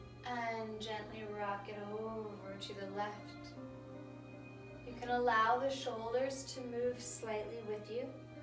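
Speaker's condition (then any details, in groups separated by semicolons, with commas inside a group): No condition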